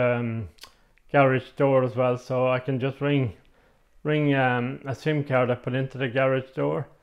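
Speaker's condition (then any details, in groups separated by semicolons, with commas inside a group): MND; onset right side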